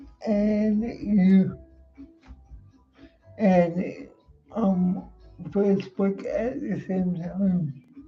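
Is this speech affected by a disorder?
Yes: cerebral palsy; speech noticeably affected.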